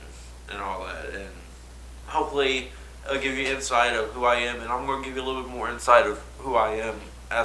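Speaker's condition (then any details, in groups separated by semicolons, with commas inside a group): No condition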